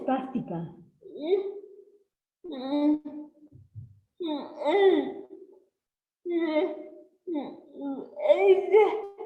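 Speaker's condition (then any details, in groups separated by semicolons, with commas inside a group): Cerebral palsy; since birth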